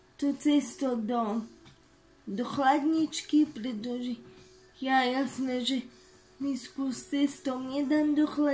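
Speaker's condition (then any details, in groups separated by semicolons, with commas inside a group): Cerebral palsy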